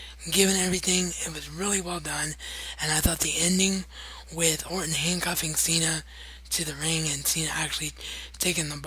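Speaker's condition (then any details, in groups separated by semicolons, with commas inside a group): Cerebral palsy; wheelchair bound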